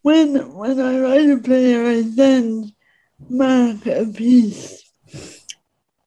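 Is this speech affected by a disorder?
Yes: speech impediment; finds writing easier than speaking, speaks in own way without modifying accent.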